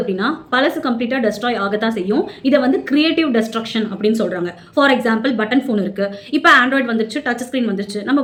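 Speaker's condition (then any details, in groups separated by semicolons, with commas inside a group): No condition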